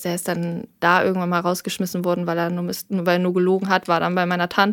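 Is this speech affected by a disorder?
No.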